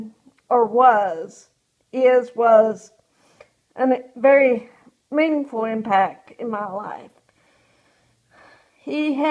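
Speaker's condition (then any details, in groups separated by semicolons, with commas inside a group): Cerebral palsy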